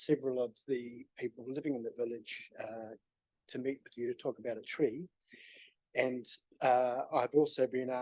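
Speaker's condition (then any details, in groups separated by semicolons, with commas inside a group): No condition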